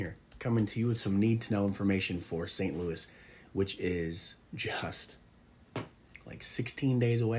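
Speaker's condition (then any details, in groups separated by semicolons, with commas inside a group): No condition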